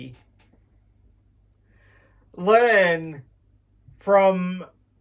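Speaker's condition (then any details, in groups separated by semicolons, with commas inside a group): Cerebral palsy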